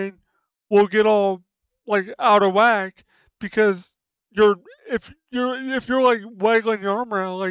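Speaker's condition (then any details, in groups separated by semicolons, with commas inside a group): Cerebral palsy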